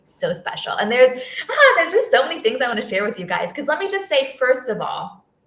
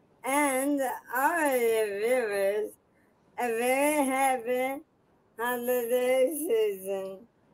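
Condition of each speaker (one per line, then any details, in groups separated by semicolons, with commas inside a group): No condition
Bulbar ALS; bulbar onset; affects vocal cords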